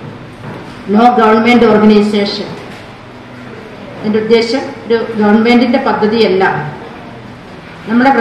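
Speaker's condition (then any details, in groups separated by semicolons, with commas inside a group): No condition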